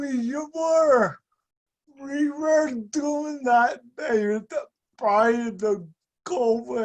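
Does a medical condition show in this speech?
Yes: speech and mobility impairment.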